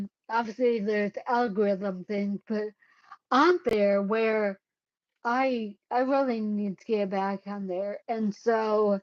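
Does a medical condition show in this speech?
Yes: cerebellar ataxia.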